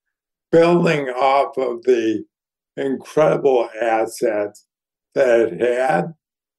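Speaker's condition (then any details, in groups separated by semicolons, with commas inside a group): ALS; declining health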